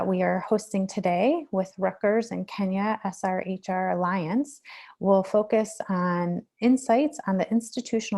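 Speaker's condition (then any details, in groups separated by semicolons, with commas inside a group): No condition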